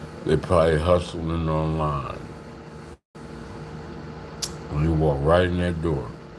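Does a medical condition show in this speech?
Yes: slurred speech.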